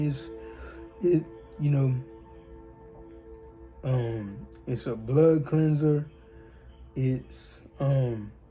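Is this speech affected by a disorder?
Yes: cerebral palsy, spastic diplegia.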